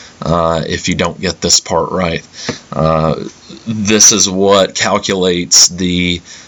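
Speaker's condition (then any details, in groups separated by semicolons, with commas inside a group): No condition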